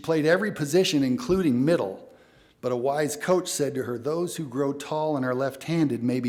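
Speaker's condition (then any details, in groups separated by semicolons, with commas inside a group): No condition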